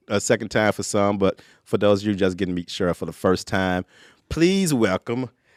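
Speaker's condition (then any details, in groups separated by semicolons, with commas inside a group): No condition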